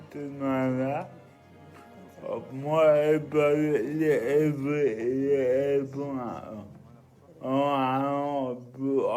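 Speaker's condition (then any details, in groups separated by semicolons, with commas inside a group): Cerebral palsy; medical error, present since birth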